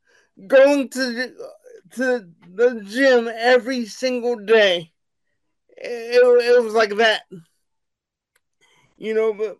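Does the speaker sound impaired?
Yes: cerebral palsy; wheelchair bound.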